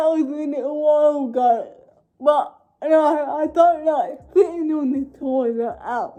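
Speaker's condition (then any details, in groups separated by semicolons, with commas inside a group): Cerebral palsy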